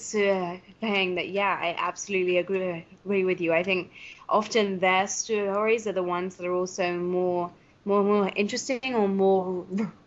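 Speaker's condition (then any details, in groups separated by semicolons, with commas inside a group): Stuttering; stuttering since age seven, two-week intensive therapy course about age eight, techniques abandoned, repeated at 25; many years since onset, not in therapy, uses voluntary stuttering; always stutters saying own name, later therapy did not change stutter much; repeated sounds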